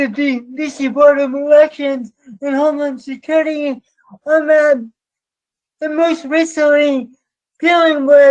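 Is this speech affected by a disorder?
Yes: cerebral palsy.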